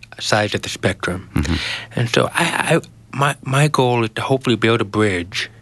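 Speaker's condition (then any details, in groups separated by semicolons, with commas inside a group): Genetic hearing loss; trouble understanding unfamiliar accents on phone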